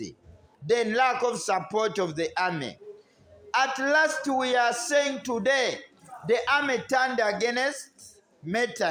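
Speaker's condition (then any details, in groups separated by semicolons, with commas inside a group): No condition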